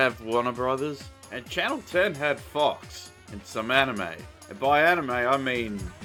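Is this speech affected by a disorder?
No.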